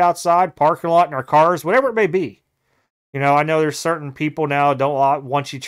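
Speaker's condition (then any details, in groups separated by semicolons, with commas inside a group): No condition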